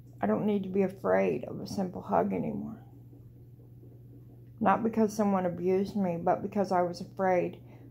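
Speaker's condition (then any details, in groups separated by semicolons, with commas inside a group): Cerebral palsy; walks flat-footed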